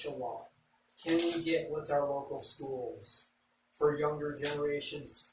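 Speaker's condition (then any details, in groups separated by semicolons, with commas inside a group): No condition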